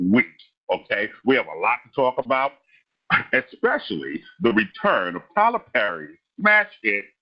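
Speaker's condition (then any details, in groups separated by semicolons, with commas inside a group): No condition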